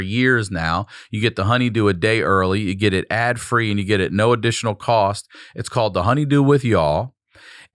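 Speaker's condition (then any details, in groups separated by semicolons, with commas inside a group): No condition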